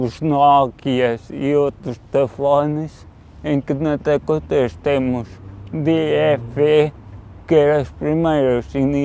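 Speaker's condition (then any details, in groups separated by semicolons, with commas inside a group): Cerebral palsy; motor problems; age 28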